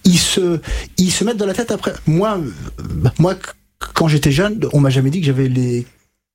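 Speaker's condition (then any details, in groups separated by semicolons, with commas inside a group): Stuttering; onset age 5-6, untreated in childhood, severe until 20, stuttering-specialist therapist Catherine Daubier, Nancy, from 20; age 33, about 28 years since onset, improved after years of therapy, uses fluency techniques; blocks and repetitions now, formerly blocked in every sentence, froze unable to read aloud; blocks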